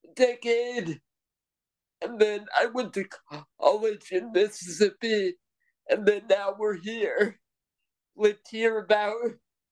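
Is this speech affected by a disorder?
Yes: cerebral palsy; present from birth, brain blood vessel burst acting like stroke, walker when little, power wheelchair since age five, completely non-ambulatory; breathing struggles some days affect speech, voice lags behind thoughts when excited or nervous.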